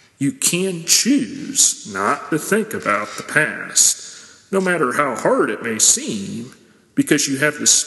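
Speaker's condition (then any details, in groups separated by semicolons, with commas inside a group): No condition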